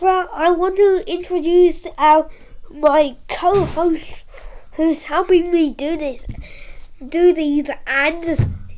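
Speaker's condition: Cerebral palsy; parents worried about breathing with severe COVID; age 11, COVID infection day one to two, double vaccinated, feeling unwell

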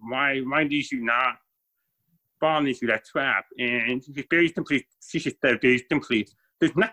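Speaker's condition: Deafness, born deaf

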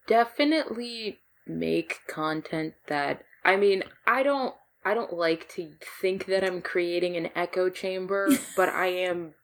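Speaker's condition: No condition

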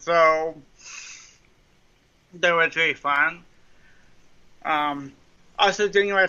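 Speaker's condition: Cerebral palsy; mild cerebral palsy

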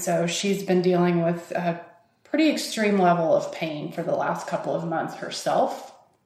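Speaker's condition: No condition

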